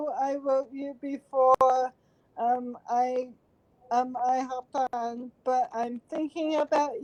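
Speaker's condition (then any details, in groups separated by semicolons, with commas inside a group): Cerebral palsy; since birth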